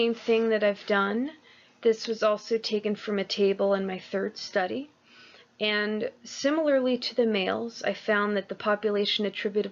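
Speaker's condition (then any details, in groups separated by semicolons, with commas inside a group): No condition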